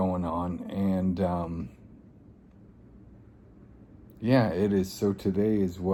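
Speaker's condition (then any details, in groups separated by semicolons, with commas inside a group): ALS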